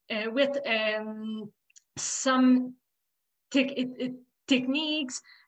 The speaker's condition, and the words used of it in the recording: Stuttering. I am a person who has stutter, I am very open about it and the people can hear me stutter.